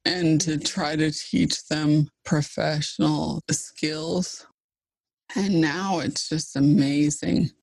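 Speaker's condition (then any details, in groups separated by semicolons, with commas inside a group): ALS (Lou Gehrig's disease)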